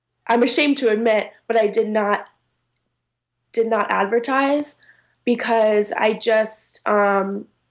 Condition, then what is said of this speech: Stuttering. So I definitely stutter more during during interviews than regular conversation.